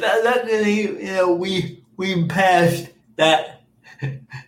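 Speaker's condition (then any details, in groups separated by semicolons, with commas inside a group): Cerebral palsy; caused by oxygen loss at birth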